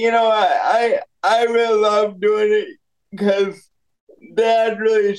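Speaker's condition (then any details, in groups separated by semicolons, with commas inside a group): Cerebral palsy; congenital, born prematurely at 29 weeks, diagnosed within weeks, brain-muscle disconnect, worse lower in body, walks with walker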